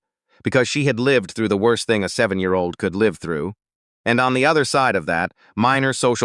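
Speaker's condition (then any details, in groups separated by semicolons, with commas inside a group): No condition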